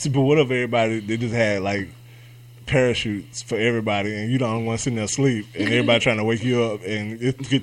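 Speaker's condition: No condition

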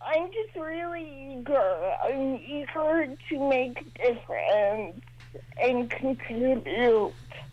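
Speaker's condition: Cerebral palsy, mild; slight speech impediment, capable of speaking, perfectly understood by hosts

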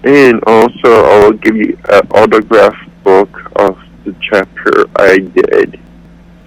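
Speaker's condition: Cerebral palsy; accepts own voice

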